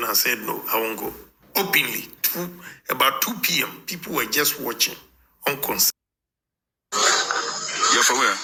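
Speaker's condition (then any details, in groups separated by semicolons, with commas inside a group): No condition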